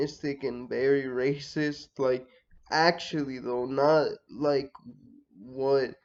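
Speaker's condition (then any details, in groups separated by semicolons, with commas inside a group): Cerebral palsy, mixed, mild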